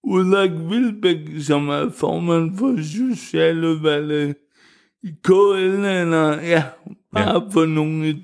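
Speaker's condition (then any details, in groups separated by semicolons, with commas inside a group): Cerebral palsy; wheelchair user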